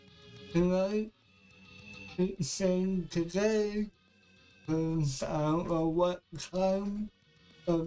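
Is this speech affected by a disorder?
Yes: cerebral palsy; affects voice.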